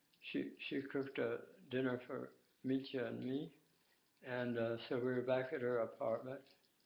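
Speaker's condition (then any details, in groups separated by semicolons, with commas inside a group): Tongue cancer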